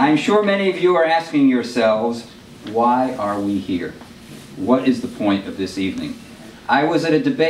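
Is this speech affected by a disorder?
No.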